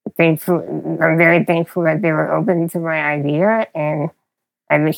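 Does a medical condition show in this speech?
Yes: spinal muscular atrophy; progressive.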